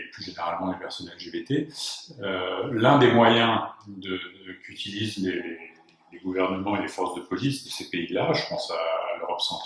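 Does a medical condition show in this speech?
No.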